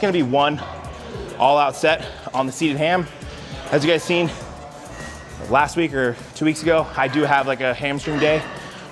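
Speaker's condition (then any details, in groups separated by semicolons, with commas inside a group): No condition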